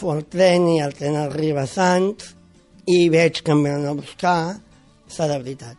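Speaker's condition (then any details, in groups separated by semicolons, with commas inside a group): Down syndrome; congenital, born with it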